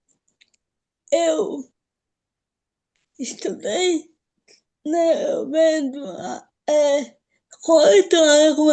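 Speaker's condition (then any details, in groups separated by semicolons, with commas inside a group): Cerebral palsy; from birth, delivery problems, affects balance for walking and speaking; moderate severity; affects speech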